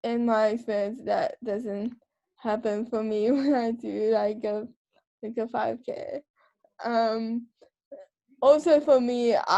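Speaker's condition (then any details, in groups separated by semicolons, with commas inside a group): Cerebral palsy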